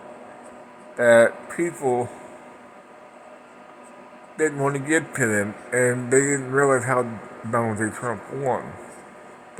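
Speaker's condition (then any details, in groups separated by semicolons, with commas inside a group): Parkinson's; speech impediment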